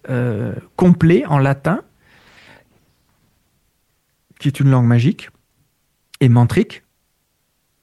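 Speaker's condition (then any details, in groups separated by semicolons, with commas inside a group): No condition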